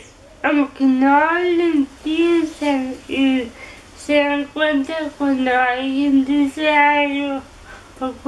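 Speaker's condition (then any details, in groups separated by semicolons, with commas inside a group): Cerebral palsy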